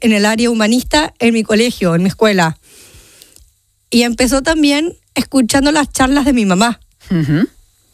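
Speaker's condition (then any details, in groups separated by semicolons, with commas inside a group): Down syndrome; genetic condition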